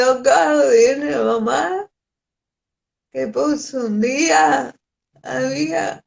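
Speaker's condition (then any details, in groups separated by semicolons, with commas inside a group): Cerebral palsy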